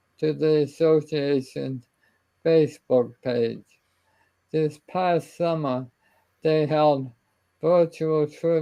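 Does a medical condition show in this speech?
Yes: ALS; limb onset sporadic form; power chair, no arm or hand use; speech and swallowing trouble, weaker voice.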